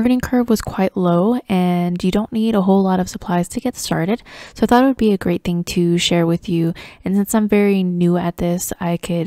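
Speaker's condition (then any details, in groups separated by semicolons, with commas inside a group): No condition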